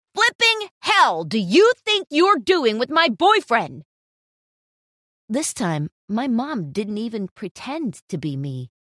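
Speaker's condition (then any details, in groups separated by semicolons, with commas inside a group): No condition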